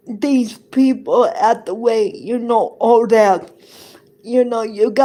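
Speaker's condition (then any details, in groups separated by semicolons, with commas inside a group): Cerebral palsy; present from birth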